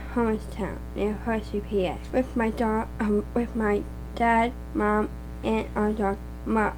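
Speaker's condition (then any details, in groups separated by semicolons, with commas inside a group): Down syndrome; extra chromosome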